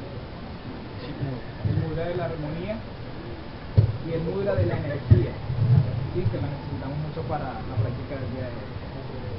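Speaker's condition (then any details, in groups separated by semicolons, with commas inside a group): No condition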